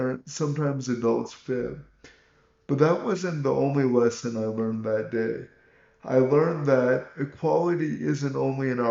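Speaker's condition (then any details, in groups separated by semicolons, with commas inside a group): Cerebral palsy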